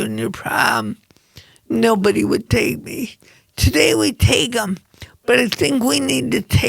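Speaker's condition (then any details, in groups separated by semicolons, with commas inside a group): Cerebral palsy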